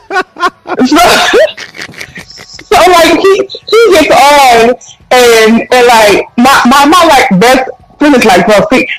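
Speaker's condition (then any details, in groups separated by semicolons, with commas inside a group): Stutter; stutter since age 3; people took voice away because of stutter; repeated words, prolonged sounds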